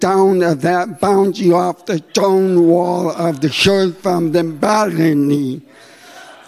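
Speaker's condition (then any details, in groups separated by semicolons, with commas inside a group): Deafness; comfortable speaking and using own voice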